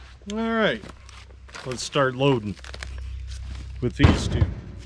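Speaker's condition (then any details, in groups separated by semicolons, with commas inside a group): No condition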